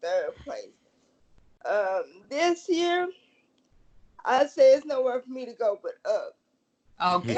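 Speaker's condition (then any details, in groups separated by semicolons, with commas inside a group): Cerebral palsy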